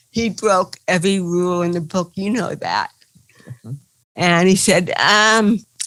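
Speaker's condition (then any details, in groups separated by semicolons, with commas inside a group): Cerebral palsy; from birth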